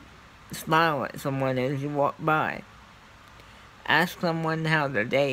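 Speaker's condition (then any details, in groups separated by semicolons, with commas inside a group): Cerebral palsy; scoliosis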